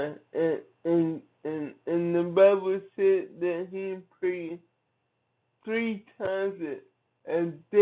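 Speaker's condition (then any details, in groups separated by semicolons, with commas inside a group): Cerebral palsy; from birth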